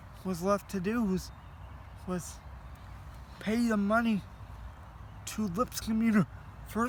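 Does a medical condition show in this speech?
Yes: cerebral palsy.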